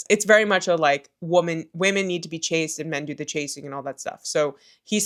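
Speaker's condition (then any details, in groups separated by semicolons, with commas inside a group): No condition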